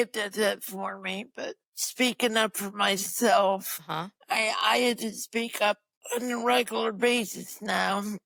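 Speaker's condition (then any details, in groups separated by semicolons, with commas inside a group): Cerebral palsy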